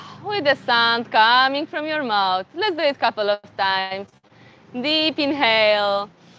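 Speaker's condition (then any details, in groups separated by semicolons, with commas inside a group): No condition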